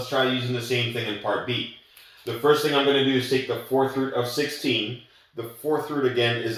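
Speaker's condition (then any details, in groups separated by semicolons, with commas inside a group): No condition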